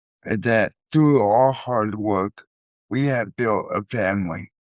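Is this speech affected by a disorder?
Yes: cerebral palsy, spastic quadriplegia.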